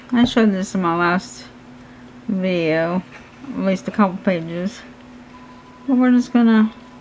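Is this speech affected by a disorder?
Yes: cerebral palsy; hands affected, shaking.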